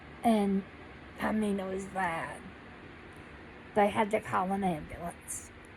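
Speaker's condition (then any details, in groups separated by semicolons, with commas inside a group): Cerebral palsy; needs crutches to walk, no teeth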